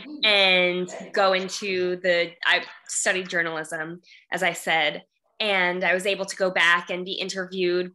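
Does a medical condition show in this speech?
No.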